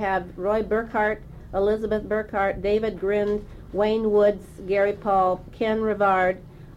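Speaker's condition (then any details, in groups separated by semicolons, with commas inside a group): No condition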